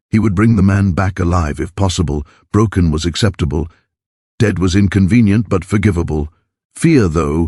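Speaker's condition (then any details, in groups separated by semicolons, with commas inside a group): No condition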